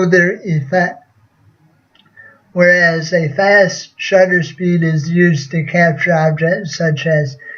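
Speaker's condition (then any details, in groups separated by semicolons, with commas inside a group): Cerebral palsy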